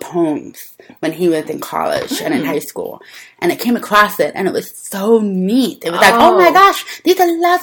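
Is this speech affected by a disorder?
Yes: deafness; deaf since childhood; speaks well, learned speech through childhood lessons with visual computer speech feedback.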